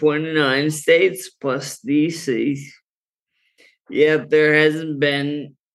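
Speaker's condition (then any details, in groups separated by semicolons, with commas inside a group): Friedreich's ataxia; genetic neurodegenerative movement disorder; cannabis for symptoms, neuropathic pain, muscle relaxing, sleep, ataxia worse when not well rested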